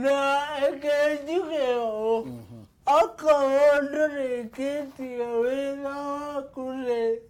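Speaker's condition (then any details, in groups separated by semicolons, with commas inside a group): Cerebral palsy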